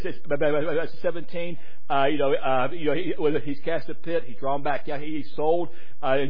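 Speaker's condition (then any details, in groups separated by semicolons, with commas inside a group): Stuttering; struggled with it for a while, adults at gadsdale said stutter barred preaching; tired tonight, feels an hour later, stutters more; stutters more when tired; repeated sounds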